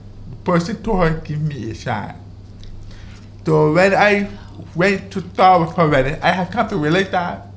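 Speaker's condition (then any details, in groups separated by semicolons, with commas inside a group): Deafness, deaf in one ear from birth, other ear from age 18; has speech, had speech therapy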